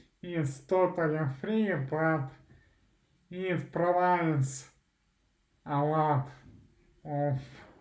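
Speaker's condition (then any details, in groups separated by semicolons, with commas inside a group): Primary progressive multiple sclerosis; onset with eye movement problems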